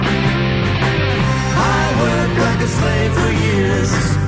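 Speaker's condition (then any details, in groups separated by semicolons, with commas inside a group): No condition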